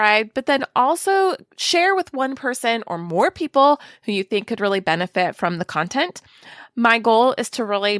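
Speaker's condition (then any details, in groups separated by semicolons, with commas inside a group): No condition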